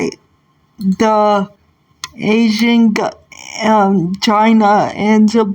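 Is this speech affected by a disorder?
Yes: cerebral palsy; present from birth.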